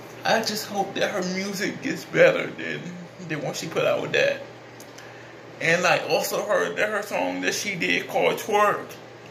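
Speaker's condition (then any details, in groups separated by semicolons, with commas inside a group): Cerebral palsy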